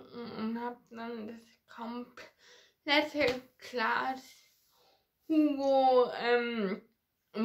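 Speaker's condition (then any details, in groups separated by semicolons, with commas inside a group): Ataxia; ataxia affecting hands and fingers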